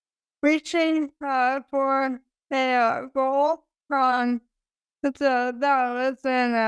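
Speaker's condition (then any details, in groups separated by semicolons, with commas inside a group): ALS; sporadic form, cause unknown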